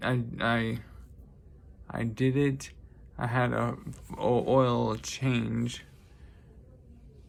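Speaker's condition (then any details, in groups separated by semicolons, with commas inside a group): Traumatic brain injury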